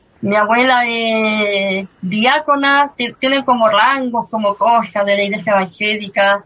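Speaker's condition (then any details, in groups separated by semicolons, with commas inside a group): Cleft lip and palate; since early childhood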